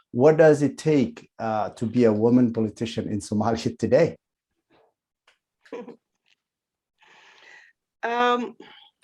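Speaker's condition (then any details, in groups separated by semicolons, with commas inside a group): No condition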